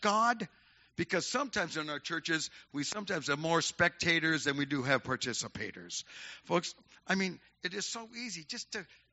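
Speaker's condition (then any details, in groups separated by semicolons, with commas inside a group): No condition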